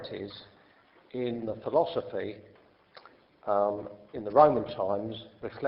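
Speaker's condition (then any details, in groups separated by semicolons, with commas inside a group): No condition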